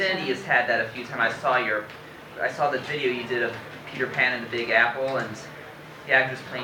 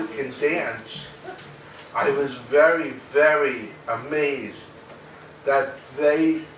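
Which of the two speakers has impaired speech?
The second: cerebral palsy; very mild form; mainly affects speech.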